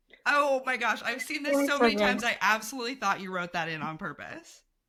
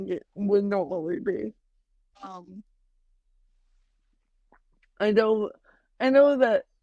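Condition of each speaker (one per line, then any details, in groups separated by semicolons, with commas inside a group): No condition
Cerebral palsy; very mild; mainly affects speech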